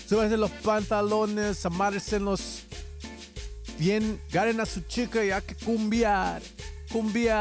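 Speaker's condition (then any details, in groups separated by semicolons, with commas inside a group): No condition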